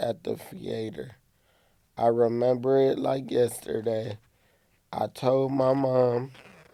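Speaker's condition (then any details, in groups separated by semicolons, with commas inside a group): Cerebral palsy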